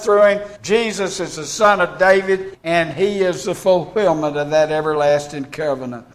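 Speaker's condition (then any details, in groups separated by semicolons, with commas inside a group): No condition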